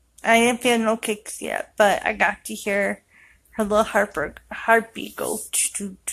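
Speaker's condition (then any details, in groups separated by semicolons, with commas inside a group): Cerebral palsy; affects walking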